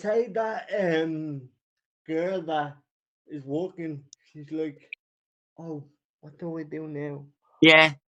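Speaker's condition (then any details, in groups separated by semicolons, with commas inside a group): Cerebral palsy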